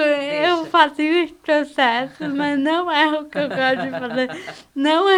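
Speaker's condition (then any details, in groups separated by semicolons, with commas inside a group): Cerebral palsy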